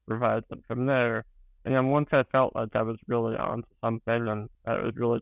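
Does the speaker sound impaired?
Yes: spinal muscular atrophy.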